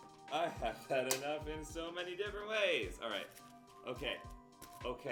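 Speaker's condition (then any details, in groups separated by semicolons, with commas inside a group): No condition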